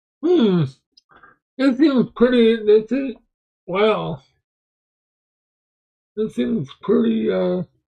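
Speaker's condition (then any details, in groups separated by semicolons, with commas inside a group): Mobius syndrome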